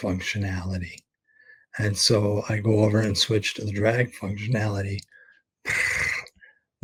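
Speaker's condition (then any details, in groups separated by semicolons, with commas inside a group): ALS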